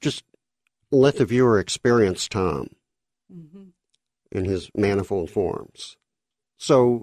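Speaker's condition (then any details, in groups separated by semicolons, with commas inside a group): Cleft lip and palate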